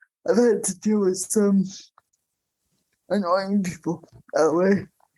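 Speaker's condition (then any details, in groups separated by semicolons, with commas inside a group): Cerebral palsy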